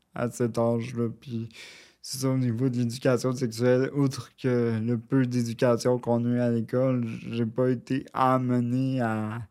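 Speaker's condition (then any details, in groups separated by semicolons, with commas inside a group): Cerebral palsy; brain damage, near quadriplegic, full use of left arm only, sensation preserved, wheelchair user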